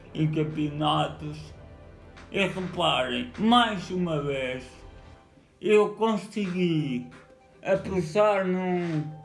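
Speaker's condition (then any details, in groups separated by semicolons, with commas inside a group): Cerebral palsy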